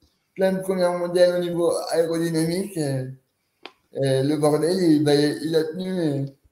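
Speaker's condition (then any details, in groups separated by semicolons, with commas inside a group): Cerebral palsy; age 30, spasticity, startles at noise, cramps block leg movement, physiotherapy, posture work, hydration, sophrology, hypnosis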